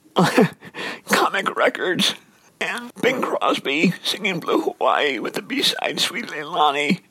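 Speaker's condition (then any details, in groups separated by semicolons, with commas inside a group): Dysphonia; onset during recording project, lost singing voice, steroid dose allowed finishing last 28 songs; voice raspier, sometimes squeakier, strained; raspy, lost ability to sing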